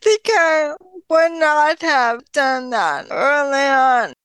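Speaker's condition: ALS; slower progression than expected

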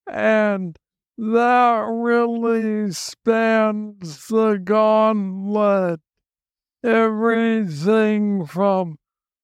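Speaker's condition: Parkinson's disease, young onset; diagnosed at age 35, urinary incontinence with symptom fluctuations, urologist prescribed various drugs, largely relieved

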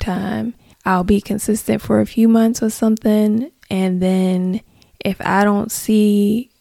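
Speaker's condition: No condition

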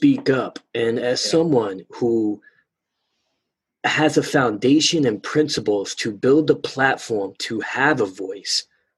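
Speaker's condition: No condition

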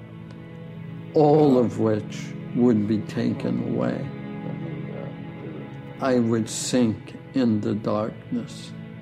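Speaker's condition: ALS; diagnosed about 13 years ago, initially given 2 to 5 years to live

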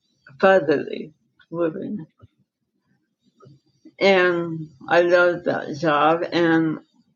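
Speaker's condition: Dystonia, secondary to encephalitis

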